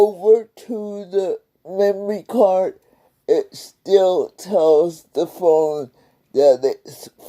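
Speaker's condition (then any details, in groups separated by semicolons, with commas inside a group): Cerebral palsy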